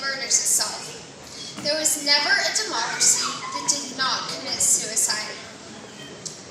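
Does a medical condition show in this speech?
No.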